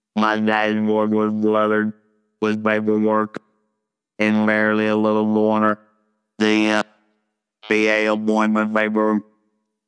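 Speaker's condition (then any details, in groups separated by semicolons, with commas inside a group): Laryngectomy, total laryngectomy with electrolarynx; speaks with handheld electric wand (electrolarynx) at throat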